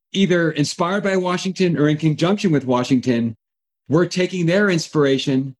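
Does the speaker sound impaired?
No.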